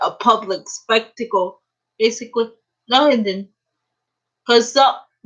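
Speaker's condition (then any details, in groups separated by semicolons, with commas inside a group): Cerebral palsy; uses a wheelchair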